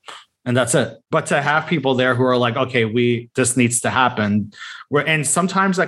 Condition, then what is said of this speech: None; typical speech.